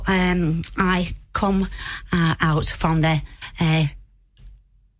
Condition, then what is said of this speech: Aphasia. I have a aphasia, that's why, yes?